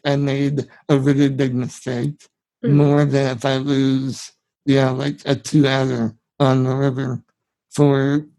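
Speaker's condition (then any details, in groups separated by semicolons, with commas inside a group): Spinal muscular atrophy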